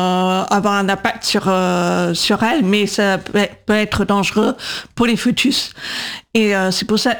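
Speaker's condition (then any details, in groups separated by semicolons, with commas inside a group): Deafness from birth, profound sensorineural deafness, congenital CMV; congenital deafness from cytomegalovirus (CMV), diagnosed around 18 months, severe at birth, dropped at age 8; cochlear implants, classic hearing aids no longer help, radio inaccessible, age 37; speaks on air with own voice, live transcription by Céline Ripoll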